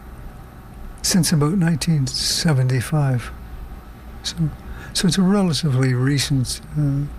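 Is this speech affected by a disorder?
Yes: Parkinson's disease; loss of sense of smell, suspected exposure growing up on Ontario farm; slow speech, word-finding difficulty, loses thread, trouble finishing phrases, harder to hear recently, avoids hard words.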